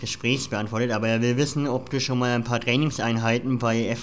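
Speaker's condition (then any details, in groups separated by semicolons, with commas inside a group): Cleft palate; voice may audibly show the cleft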